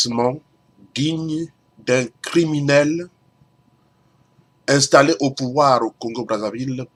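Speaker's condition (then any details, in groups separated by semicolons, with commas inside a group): No condition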